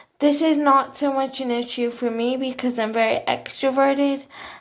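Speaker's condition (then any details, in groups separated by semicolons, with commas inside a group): Cerebral palsy, athetoid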